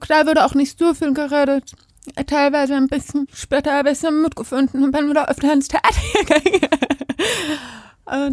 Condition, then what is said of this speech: Deafness. Meine Muttersprache war die gesprochene Sprache und ich habe später Gebärden gelernt.